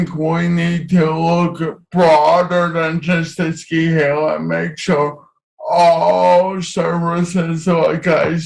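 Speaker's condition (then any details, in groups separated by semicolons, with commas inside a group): Cerebral palsy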